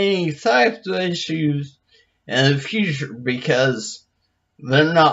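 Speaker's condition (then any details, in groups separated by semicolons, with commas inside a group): Brain injury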